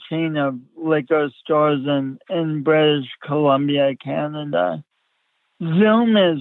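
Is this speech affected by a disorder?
Yes: speech impediment; speech therapy as a child, repeating words over and over, impediment never went away.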